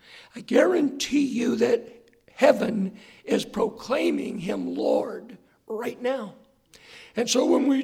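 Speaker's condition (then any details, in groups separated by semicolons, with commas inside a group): Hoarseness after vocal cord surgery; not smooth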